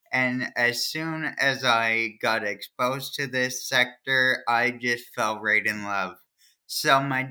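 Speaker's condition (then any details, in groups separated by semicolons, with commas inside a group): Cerebral palsy; from birth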